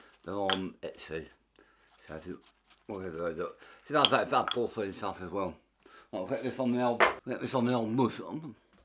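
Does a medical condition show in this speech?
Yes: tongue cancer; half tongue removed.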